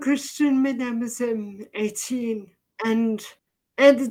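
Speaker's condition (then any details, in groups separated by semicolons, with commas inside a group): Deafness, severe; can hardly understand speech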